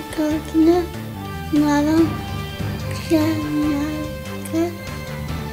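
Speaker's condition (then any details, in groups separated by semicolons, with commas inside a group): Cerebral palsy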